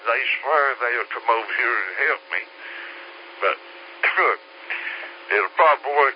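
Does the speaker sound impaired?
Yes: slurred speech; stroke 3 years ago.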